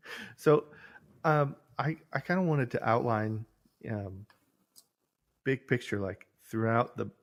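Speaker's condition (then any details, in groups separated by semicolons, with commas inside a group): No condition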